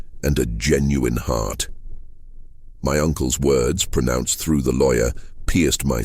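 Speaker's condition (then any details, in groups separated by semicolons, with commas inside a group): No condition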